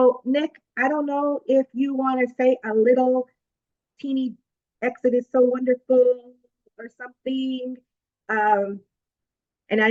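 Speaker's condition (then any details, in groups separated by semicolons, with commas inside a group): No condition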